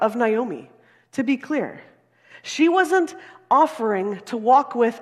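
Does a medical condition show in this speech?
No.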